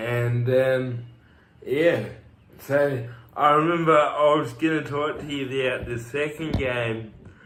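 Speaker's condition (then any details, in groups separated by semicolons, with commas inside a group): Cerebral palsy; from birth, tight muscles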